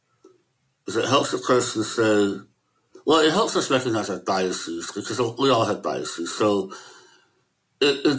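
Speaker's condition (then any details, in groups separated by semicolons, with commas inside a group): Möbius syndrome; lifelong rare disability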